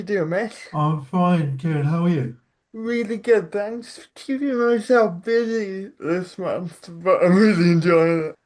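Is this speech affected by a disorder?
Yes: cerebral palsy.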